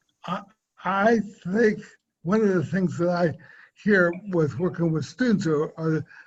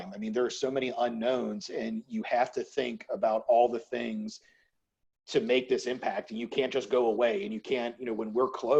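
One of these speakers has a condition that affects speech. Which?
The first: cerebral palsy; from birth, affects gait, swallowing and speech; diagnosed at age 60.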